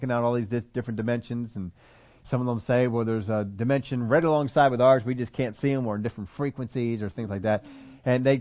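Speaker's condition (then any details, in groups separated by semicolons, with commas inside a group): No condition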